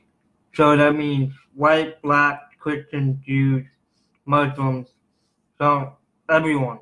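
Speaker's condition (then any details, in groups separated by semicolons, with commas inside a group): Cerebral palsy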